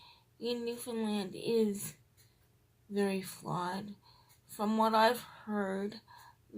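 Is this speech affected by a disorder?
Yes: cerebral palsy, triplegia.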